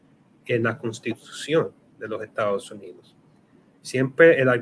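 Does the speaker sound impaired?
No.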